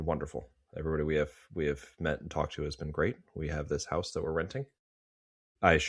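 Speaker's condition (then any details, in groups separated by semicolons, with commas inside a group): No condition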